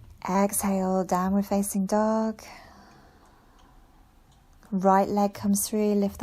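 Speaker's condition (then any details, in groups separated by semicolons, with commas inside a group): No condition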